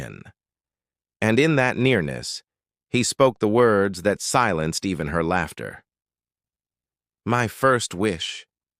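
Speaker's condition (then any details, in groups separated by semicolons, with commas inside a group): No condition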